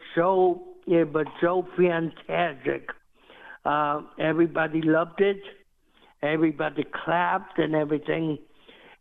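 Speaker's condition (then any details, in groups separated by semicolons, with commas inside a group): Cerebral palsy; diagnosed at 6 months, never expected to walk, later learned to walk, ran New York City Marathon; walks independently, climbs stairs to top of Empire State Building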